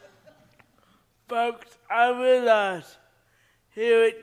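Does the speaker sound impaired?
Yes: cerebral palsy; three botox shots every 3 months at Vanderbilt relax arm muscles, allow straightening arm.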